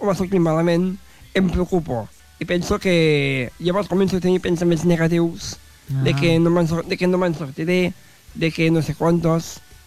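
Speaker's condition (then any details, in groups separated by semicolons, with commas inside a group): Down syndrome; very talkative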